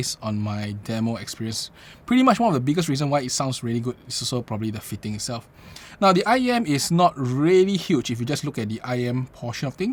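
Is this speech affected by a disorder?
No.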